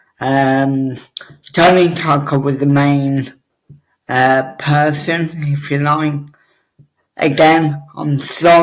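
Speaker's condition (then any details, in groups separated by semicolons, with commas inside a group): Cerebral palsy; obvious speech impediment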